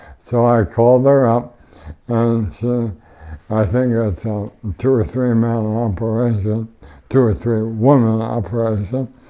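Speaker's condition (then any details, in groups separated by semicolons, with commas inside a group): ALS; power wheelchair, no tracheostomy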